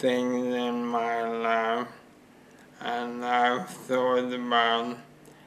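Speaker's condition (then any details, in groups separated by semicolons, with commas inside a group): Motor neuron disease; bulbar involvement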